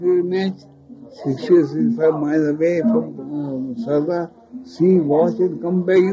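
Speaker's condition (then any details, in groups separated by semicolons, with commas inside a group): Speech loss after head injury; speech feels heavy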